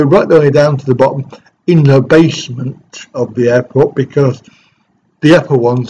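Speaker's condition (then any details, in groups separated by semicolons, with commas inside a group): Cerebral palsy; back surgery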